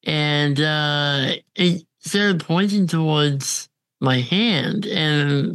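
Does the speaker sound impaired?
Yes: congenital muscular dystrophy; diagnosed at 6 months, chronically physically disabled, doctor predicted inability to thrive.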